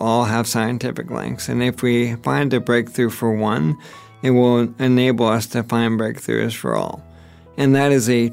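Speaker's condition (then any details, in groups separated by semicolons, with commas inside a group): ALS; progressing slowly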